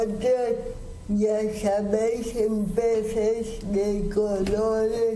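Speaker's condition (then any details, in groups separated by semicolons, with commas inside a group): Cerebral palsy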